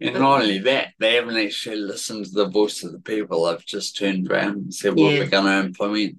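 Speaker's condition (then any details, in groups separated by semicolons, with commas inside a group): Cerebellar atrophy, genetic; speech affected, worse with tiredness or stress, worse today than usual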